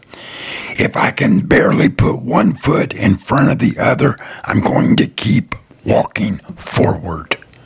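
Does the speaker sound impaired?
Yes: throat cancer, partial laryngectomy; half of larynx removed, 10 surgeries, tracheostomy tube in neck, sick 3 years, treatments, medications; altered speech from cancer and partial larynx removal.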